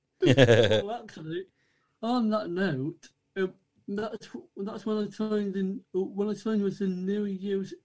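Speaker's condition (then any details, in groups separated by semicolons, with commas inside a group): Down syndrome; from birth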